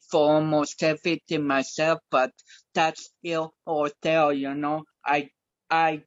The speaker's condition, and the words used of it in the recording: Cerebral palsy. It only affects my balance, my speech, and coordination.